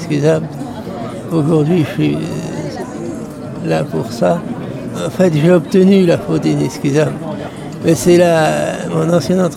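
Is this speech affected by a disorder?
Yes: Parkinson's disease; pesticide exposure over 27 years at Coralis Cooperative, skin and inhalation, weakened bones, pronounced stooped posture; no teeth left due to bone weakening.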